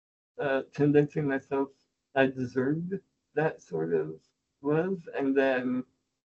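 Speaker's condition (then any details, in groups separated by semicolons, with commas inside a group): Spinal muscular atrophy, type 2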